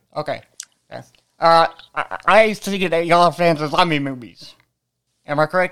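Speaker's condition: Cerebral palsy

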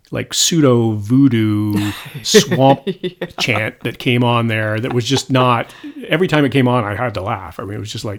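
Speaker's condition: No condition

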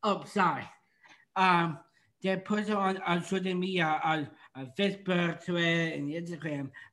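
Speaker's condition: Down syndrome; from birth, incomplete intestine, intestinal bypass surgery on day three, heart defect with two holes, congestive heart failure, open heart surgery in infancy; condition not apparent from listening to speech

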